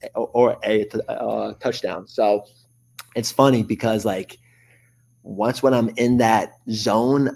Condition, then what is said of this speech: Stuttering. Because it sounds like you've really overcome that over your life up to this point.